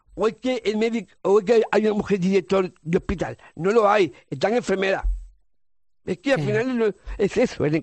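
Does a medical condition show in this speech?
Yes: Down syndrome; congenital.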